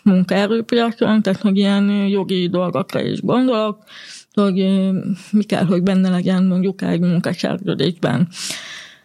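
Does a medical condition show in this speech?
Yes: hearing impairment; used speech-to-text interpreter in university lectures, colleague helps when not understanding in groups.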